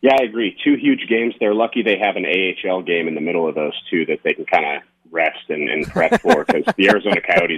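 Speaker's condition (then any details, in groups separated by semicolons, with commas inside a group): No condition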